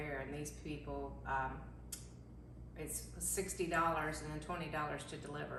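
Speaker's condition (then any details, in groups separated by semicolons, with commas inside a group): No condition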